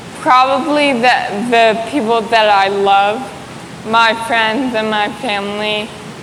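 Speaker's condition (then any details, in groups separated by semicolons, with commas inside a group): Friedreich's ataxia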